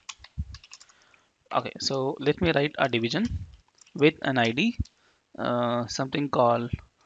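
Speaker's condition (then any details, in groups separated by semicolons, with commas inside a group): No condition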